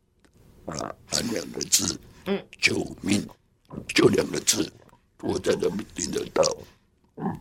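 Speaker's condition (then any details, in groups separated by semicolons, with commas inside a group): Laryngectomy for hypopharyngeal cancer; total laryngectomy for stage four hypopharyngeal cancer diagnosed at 45, smoker since junior high; esophageal speech learned at 中華民國無喉者復聲協會; hoarse voice before diagnosis, voice lost after surgery, 1.5 years to say own name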